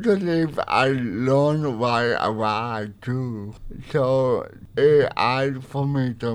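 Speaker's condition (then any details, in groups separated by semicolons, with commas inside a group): Cerebral palsy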